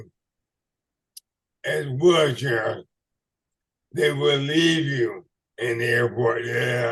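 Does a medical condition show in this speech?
Yes: ALS/MND.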